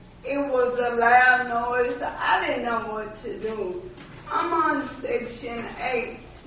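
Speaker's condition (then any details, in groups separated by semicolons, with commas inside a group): Cerebral palsy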